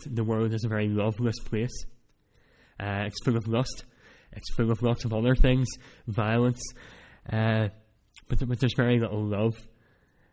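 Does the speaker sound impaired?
Yes: cleft palate; cleft palate since childhood; speech not that clear at times.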